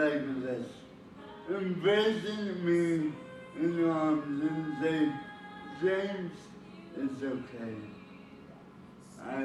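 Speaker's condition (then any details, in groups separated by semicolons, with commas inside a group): Cerebral palsy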